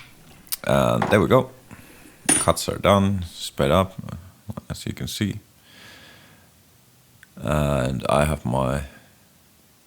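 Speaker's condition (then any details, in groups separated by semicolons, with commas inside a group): No condition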